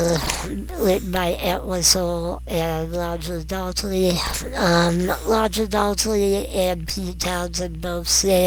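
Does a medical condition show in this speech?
Yes: non-progressive muscular dystrophy.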